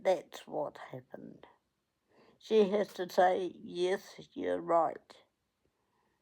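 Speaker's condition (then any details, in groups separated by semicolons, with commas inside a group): Cerebral palsy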